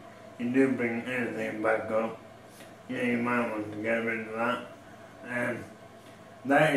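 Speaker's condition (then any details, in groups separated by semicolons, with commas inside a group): MND; synthetic voice from banked voice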